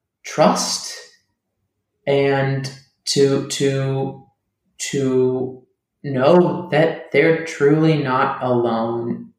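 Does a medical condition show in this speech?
Yes: stuttering; not caused by nervousness; stutters openly; learning to let it out; here repeated words, prolonged sounds, blocks.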